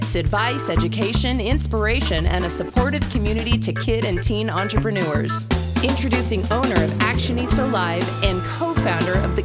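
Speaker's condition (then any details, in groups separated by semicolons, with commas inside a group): No condition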